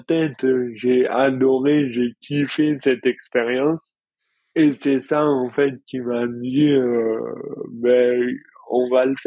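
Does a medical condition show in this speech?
Yes: dystonia.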